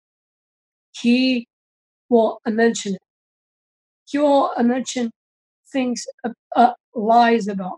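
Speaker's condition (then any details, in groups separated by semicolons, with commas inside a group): Down syndrome; congenital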